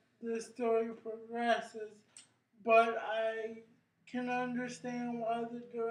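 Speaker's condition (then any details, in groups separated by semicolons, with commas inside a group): Cerebral palsy; brain injury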